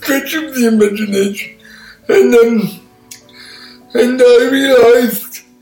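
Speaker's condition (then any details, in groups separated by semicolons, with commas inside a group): Cerebral palsy; born 12 weeks premature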